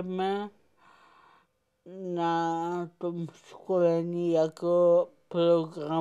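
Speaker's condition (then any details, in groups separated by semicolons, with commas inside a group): Cerebral palsy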